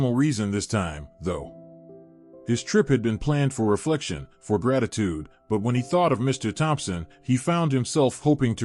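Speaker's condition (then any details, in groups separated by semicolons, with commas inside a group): No condition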